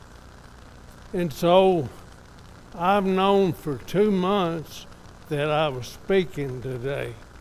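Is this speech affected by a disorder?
Yes: ALS; father died of same disease, diagnosed by doctor in Lubbock, second opinion in Dallas; diagnosed 2.5 months ago, more physically limited than a year ago, progressing; somewhat affected, evident today.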